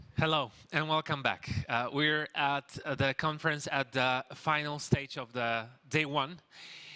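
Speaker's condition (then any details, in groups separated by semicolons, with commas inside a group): No condition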